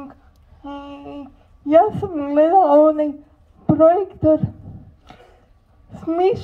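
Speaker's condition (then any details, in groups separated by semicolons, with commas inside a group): Cerebral palsy; impaired speech, speech largely retained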